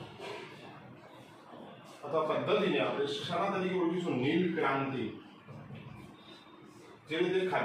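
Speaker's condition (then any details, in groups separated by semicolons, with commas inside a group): No condition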